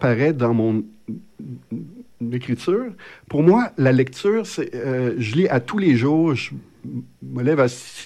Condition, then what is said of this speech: Stuttering. Et je pense que j'aime d'autant ces subtilités-là que lorsque moi je parle, souvent, j'y arrive pas.